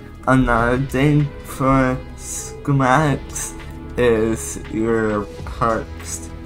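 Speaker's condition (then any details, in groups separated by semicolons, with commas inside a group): Cerebral palsy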